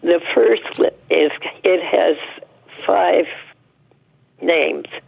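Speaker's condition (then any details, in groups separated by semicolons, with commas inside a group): Essential tremor; essential tremor present for years; uses Ellipta inhalation powder asthma inhaler, listed as possible cause of tremors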